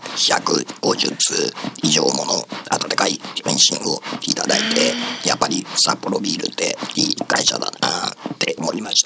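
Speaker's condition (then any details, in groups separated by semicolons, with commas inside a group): Laryngectomy, esophageal speech; voice lost with larynx removal, single words came after a while, improves with practice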